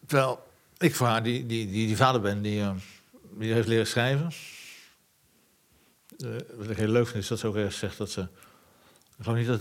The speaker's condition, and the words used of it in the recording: Parkinson's disease. De helft van het volkslied komt van de Parkinson, hè? En de andere helft is omdat ik gewoon moeilijk praat.